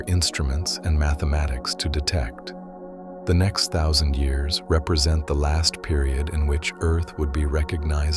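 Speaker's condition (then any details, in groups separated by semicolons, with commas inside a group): No condition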